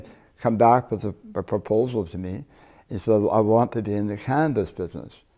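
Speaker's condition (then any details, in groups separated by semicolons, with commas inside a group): Tongue cancer, partial glossectomy; tongue carcinoma, third of tongue removed, neck nodes removed, wrist flap; distinctive accent, relearned talking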